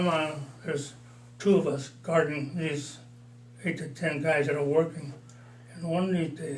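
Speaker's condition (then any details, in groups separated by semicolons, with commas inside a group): Parkinson's disease, mild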